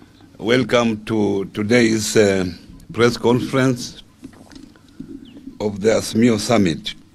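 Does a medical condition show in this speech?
No.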